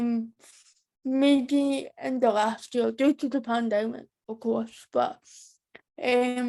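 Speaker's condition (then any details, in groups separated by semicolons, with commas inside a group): Cerebral palsy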